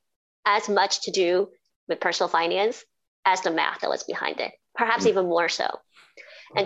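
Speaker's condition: Cleft palate and cleft lip; now clear

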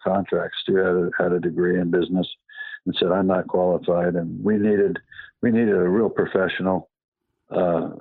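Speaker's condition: Parkinson's disease

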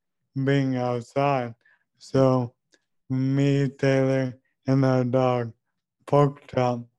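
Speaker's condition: ALS; 2 years since diagnosis

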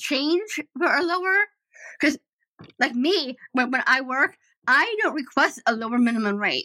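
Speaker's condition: Down syndrome; developmental disability

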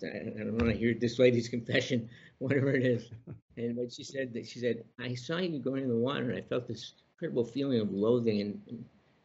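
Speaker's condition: Parkinson's disease; diagnosed about 30 years ago, benign spinal tumor, 6-hour surgery at Johns Hopkins, relearned walking

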